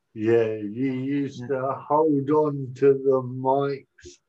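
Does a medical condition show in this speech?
Yes: cerebral palsy; cerebral palsy from birth, uses walking stick, holding handheld mic prevents walking stick use on stage; speech sounds unusual, self-described as talking funny.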